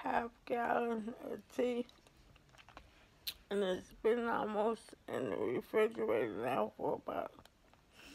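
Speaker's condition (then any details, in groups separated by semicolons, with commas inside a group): ALS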